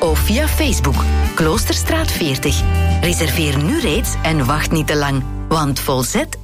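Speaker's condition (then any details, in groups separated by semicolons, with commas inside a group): No condition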